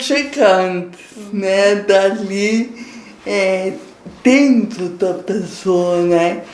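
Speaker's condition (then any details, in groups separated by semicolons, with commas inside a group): Cerebral palsy; impaired diction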